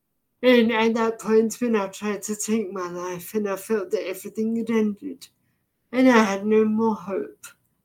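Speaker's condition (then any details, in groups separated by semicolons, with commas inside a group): Deafness, severe; progressive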